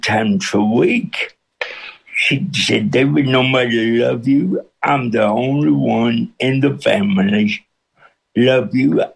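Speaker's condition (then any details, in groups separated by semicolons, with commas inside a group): Cerebral palsy with speech impediment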